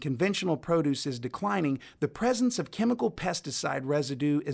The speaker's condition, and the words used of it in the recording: No condition.